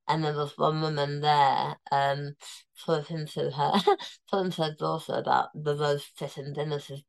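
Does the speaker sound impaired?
Yes: tongue cancer, near-total glossectomy, stage 4 tongue cancer; near-total tongue removal, temporary tracheostomy.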